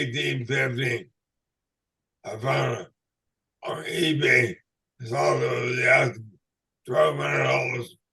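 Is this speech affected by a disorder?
Yes: ALS/MND; throat locks up blocking breathing, speech too poor for phone.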